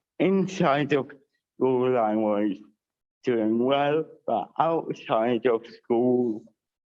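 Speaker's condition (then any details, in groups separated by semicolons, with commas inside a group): Cerebral palsy with dysarthria; cerebral palsy since birth, lack of oxygen, all four limbs; brain surgery with implanted electrodes, unsuccessful; dysarthria affecting voice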